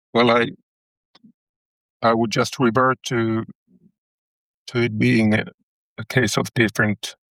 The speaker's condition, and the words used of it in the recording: Stuttering. So my case is not the most like severe, but it's bad enough that it's in your mind all